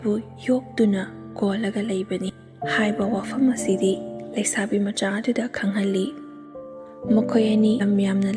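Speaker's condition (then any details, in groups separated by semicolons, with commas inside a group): No condition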